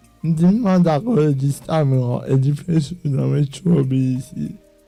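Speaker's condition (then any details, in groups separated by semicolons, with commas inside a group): Cerebral palsy; self-managing with exercises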